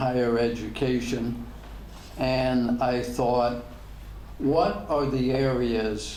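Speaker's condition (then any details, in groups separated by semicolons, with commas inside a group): ALS; degenerative; diagnosed ten years ago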